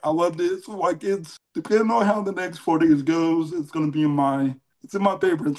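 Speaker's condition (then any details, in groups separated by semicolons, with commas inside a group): Cerebral palsy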